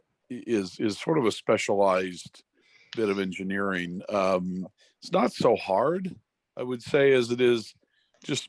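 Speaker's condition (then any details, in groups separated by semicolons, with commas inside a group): No condition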